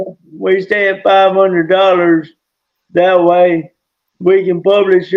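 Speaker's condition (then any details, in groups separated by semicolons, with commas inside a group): Traumatic brain injury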